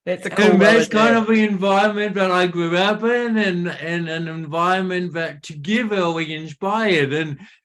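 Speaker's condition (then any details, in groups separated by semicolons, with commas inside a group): Cerebral palsy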